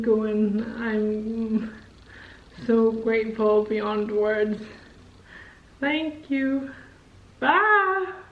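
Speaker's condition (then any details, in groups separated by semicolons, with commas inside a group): Motor neurone disease; onset in left hand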